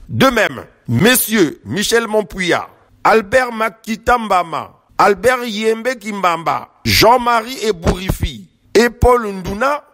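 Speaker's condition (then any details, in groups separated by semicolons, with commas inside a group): No condition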